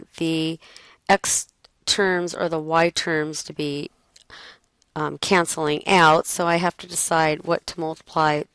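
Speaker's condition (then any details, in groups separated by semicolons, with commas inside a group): No condition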